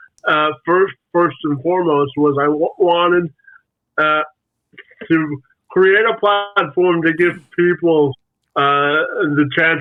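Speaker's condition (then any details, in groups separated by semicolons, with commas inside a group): Spastic quadriplegic cerebral palsy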